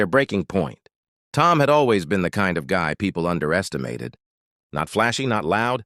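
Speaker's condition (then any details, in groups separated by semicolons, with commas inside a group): No condition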